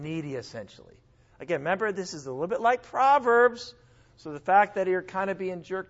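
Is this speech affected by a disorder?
No.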